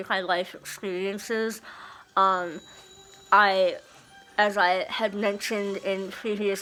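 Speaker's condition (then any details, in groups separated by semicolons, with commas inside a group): Moebius syndrome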